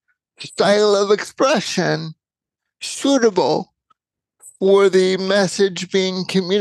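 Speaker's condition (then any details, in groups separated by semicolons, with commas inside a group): Cerebral palsy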